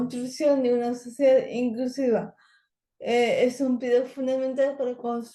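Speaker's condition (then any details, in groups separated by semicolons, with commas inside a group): Cerebral palsy; language areas of brain affected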